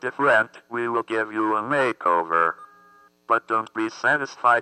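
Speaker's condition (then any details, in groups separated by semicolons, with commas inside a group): Athetoid cerebral palsy; motor brain injury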